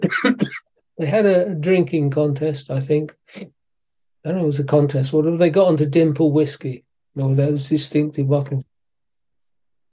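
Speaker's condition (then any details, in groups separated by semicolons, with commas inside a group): Parkinson's disease; suspected for a while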